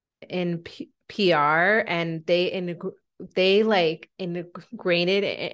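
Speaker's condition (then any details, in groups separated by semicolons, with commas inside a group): Stuttering; stutter since childhood, speech therapy from very young age focused on hiding stutter; very disfluent day, stutters more freely, unlearning avoidance habits; repeats consonants, fluency varies unpredictably day to day, avoids robotic-sounding therapy technique; repeated sounds, blocks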